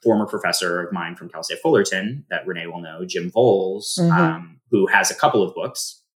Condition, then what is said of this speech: No condition.